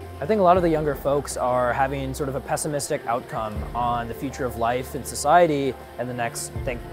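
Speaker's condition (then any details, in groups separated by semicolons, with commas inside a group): No condition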